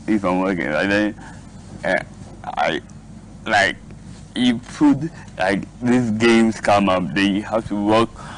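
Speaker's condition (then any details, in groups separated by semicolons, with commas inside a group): Cerebral palsy; speech therapy, speech improved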